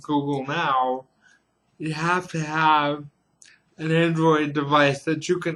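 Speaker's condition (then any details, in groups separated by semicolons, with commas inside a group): Cerebral palsy; reliable voice, uses voice control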